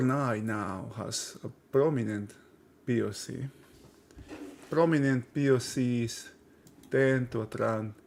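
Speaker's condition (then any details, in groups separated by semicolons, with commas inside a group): No condition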